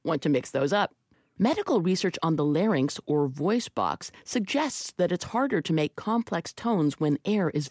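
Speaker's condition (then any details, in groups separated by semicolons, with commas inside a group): No condition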